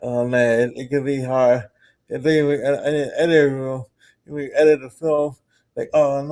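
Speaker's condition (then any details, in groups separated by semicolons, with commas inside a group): Cerebral palsy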